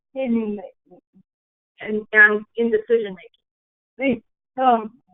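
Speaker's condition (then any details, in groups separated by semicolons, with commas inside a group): Cerebral palsy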